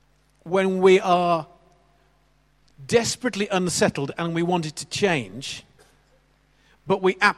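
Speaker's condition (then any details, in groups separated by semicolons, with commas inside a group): No condition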